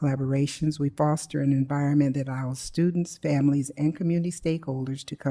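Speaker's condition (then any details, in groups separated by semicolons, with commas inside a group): No condition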